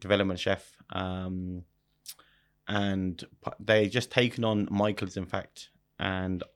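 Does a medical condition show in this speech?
Yes: stutter; about five times worse when speaking German; here blocks.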